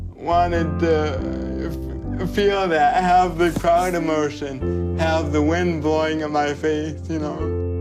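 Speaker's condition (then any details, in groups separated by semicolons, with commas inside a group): Cerebral palsy; doctors predicted may never speak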